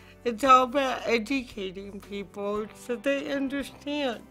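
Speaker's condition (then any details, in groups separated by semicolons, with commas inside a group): Cerebral palsy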